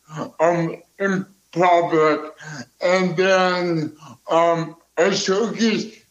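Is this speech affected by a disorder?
Yes: cerebral palsy; can walk but uses a wheelchair most of the time.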